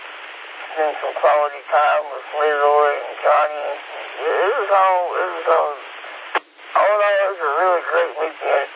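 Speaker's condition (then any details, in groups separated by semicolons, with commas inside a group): Speech impediment; hotel alpha november easier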